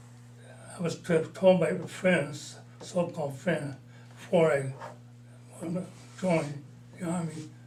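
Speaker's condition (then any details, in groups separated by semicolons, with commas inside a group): Parkinson's disease, mild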